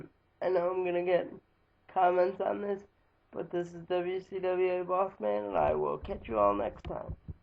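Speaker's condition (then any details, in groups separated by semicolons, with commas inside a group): Cerebral palsy; lifelong, wheelchair user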